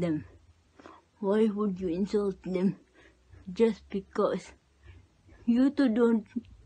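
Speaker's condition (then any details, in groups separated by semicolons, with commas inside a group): Cerebral palsy; present from birth, cannot walk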